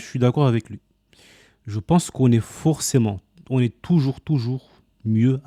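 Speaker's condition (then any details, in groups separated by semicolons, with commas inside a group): No condition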